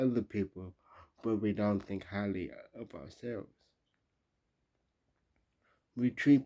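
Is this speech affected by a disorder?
Yes: traumatic brain injury.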